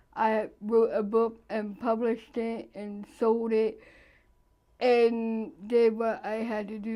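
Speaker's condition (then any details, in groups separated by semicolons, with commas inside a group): Cerebral palsy; present from birth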